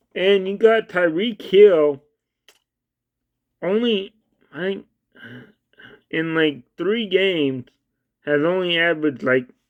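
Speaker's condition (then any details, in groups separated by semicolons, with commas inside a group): Cerebral palsy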